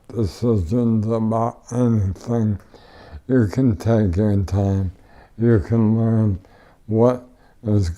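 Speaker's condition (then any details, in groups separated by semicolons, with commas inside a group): ALS; power wheelchair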